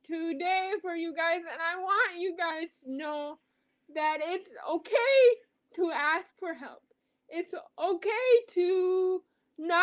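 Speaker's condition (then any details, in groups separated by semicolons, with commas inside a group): Quadriplegic cerebral palsy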